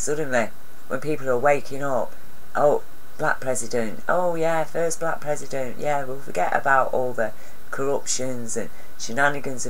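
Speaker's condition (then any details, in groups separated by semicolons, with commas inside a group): No condition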